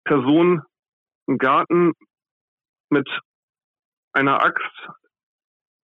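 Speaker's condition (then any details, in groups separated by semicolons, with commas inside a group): Stuttering; more fluent during past emergency call than in this interview; prolonged sounds, blocks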